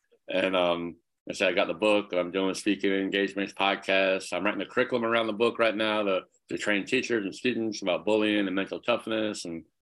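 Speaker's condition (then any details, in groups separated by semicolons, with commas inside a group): Cleft palate; congenital, severe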